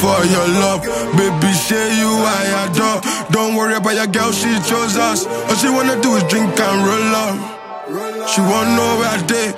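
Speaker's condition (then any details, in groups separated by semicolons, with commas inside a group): No condition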